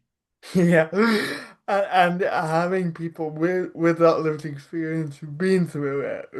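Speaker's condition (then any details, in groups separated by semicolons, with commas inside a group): Cerebral palsy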